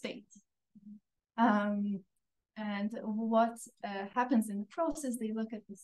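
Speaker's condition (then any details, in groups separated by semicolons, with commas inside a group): No condition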